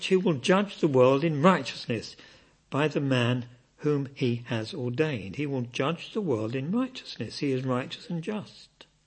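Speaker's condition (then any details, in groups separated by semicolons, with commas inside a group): No condition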